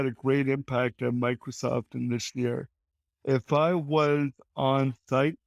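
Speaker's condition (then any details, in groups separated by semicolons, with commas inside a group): Cerebral palsy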